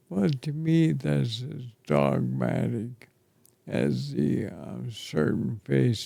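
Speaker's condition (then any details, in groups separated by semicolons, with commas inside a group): ALS; affects chest and throat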